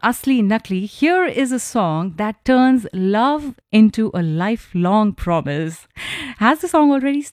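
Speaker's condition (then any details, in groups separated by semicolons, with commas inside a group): No condition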